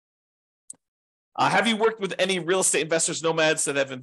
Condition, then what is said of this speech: No condition.